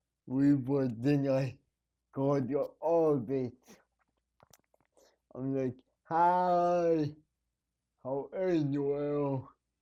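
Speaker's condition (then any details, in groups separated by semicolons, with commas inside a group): Cerebral palsy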